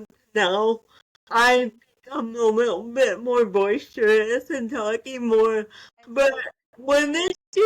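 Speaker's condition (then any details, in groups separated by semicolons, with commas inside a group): Cerebral palsy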